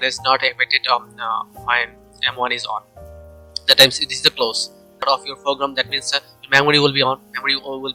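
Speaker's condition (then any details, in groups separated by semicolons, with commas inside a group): No condition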